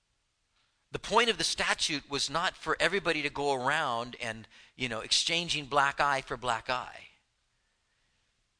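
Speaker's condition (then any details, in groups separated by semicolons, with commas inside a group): No condition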